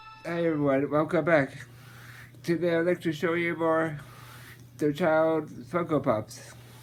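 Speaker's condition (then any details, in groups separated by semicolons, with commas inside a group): Muscular dystrophy, Duchenne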